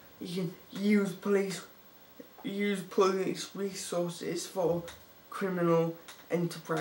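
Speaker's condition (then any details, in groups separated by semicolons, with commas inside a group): Cerebral palsy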